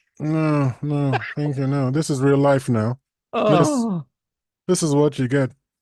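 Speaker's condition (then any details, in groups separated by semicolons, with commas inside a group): No condition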